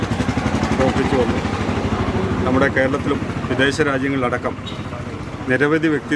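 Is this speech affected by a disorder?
No.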